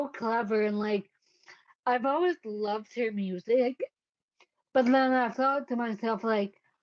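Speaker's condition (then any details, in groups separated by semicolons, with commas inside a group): Cerebellar ataxia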